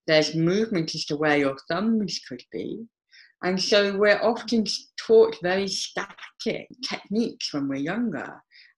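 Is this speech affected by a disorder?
Yes: cleft palate speech impediment, mild; cleft palate from birth, childhood repair, facial deformities, childhood operations, long immobilization, relearned walking; slight speech impediment from cleft palate.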